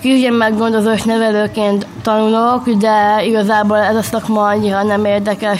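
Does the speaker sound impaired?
Yes: Down syndrome; congenital, extra chromosome.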